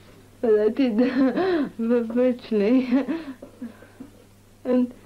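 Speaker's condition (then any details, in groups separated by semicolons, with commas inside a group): Cerebral palsy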